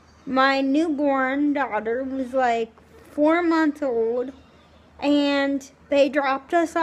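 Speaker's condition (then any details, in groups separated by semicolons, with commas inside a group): Cerebral palsy, spastic, severe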